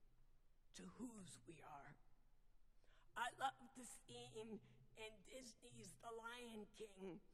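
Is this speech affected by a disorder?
Yes: vocal dysphonia; noticeably sultry voice, not painful, lost singing ability, still able to speak.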